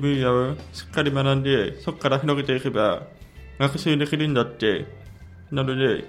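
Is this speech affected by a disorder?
Yes: hearing impairment; not sent to deaf school, not taught sign language; communicates by spoken language.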